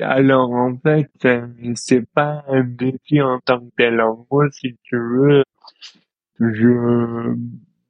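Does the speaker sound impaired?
Yes: dystonia; present since birth.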